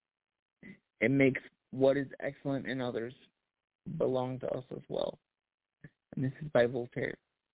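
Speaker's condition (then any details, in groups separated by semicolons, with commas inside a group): Cerebral palsy; voice improved over last year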